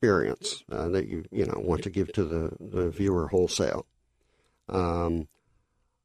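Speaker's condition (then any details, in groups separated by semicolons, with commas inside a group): Cleft lip and palate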